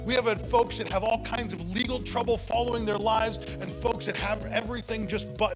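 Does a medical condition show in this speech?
No.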